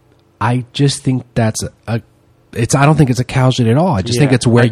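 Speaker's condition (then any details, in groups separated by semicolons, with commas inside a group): No condition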